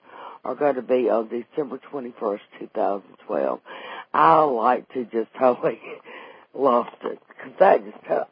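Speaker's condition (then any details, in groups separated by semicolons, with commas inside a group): Vocal cord paralysis after stroke; wheelchair user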